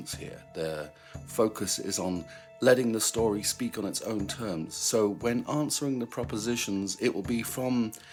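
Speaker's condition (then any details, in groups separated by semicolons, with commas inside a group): No condition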